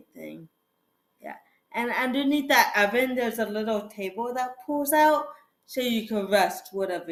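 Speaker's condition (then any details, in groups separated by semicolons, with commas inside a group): Cerebral palsy; fall risk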